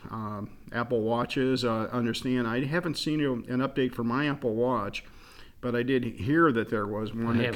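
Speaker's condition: No condition

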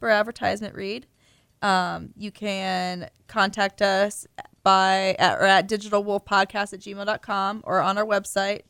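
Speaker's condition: No condition

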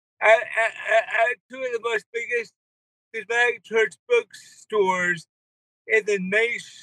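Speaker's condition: Cerebral palsy; wheelchair user

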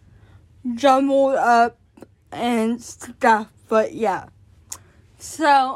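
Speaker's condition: Cerebral palsy; born addicted

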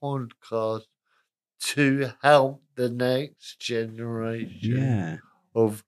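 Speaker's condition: Cerebral palsy, moderate; spastic

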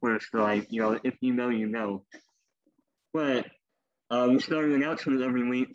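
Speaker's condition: Cleft lip and palate; congenital

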